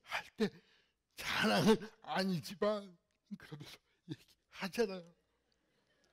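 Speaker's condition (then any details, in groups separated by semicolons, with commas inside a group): Cerebral palsy; fairly severe in childhood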